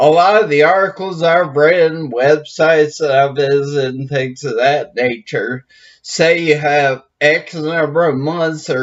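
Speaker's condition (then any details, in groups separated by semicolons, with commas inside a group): Brain injury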